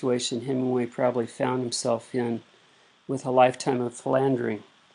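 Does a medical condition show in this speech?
No.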